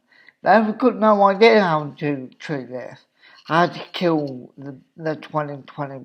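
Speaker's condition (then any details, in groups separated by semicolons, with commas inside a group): Cerebral palsy; obvious speech impediment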